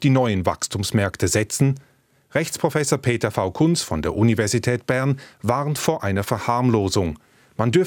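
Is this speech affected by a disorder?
No.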